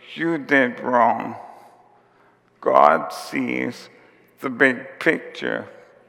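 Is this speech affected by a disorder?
Yes: ALS; onset with tiredness and clumsiness.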